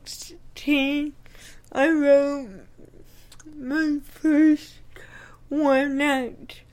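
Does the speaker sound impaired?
Yes: cerebral palsy; working with speech therapist, rehearses comedy material repeatedly; speech therapy for pronunciation and breath support.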